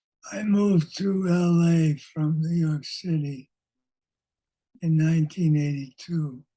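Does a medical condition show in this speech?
Yes: Parkinson's disease.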